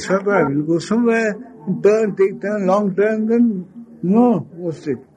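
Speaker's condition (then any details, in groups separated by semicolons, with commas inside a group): Speech loss after head injury; heavy speech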